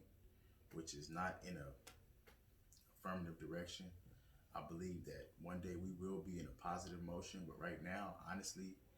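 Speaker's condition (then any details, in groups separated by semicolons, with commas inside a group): No condition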